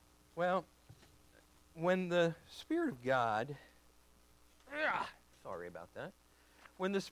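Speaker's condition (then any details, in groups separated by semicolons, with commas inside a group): No condition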